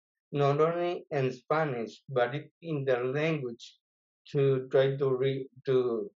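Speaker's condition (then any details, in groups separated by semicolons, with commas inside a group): Infantile cerebral palsy; standing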